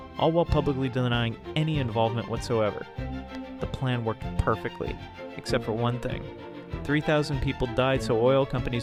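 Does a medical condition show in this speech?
No.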